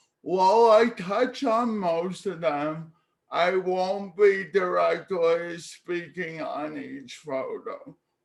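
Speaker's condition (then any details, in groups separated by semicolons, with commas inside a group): Cerebral palsy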